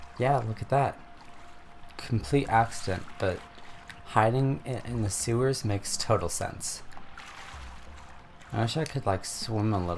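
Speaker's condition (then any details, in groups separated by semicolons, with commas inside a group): No condition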